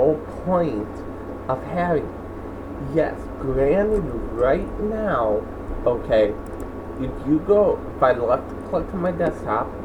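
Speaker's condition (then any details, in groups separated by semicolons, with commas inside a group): Cerebral palsy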